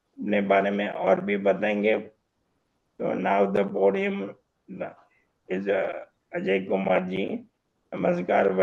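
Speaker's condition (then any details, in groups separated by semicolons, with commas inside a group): Motor neurone disease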